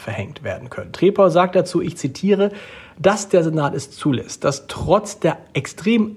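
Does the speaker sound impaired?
No.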